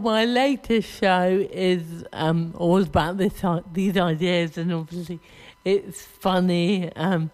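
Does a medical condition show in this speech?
Yes: cerebral palsy.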